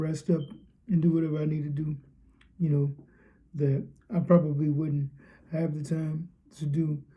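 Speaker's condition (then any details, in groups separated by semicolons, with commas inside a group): Cerebral palsy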